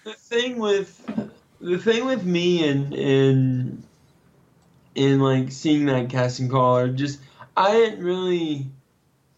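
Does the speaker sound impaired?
Yes: cerebral palsy; symptoms can act up; doctor visits and physical therapy.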